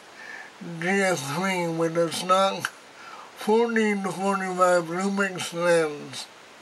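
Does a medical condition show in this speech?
Yes: cerebral palsy, severe; spastic type.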